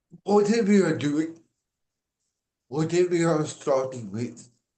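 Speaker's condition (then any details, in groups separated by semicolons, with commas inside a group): Cerebral palsy; from birth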